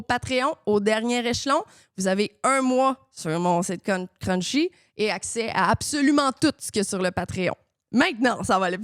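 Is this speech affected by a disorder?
No.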